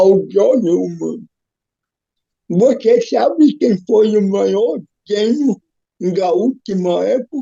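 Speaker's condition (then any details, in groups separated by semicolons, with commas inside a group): Cerebral palsy; physical disability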